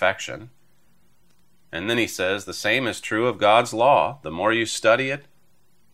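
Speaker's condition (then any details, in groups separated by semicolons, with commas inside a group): No condition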